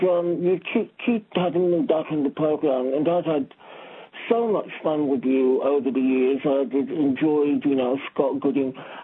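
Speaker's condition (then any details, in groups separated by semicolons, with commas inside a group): Speech impediment; disability; sometimes fumbles answers when calling in to radio program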